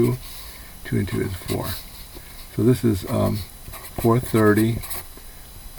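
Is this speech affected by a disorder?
No.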